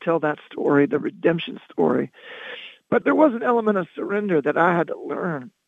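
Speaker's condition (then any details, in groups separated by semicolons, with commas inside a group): Loss of singing voice; speaking voice retained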